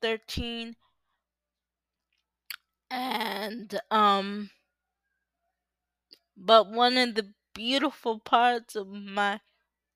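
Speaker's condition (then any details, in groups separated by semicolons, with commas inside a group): Cerebral palsy; uses power wheelchair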